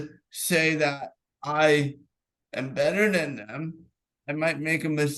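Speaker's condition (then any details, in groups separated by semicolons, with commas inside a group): Cerebral palsy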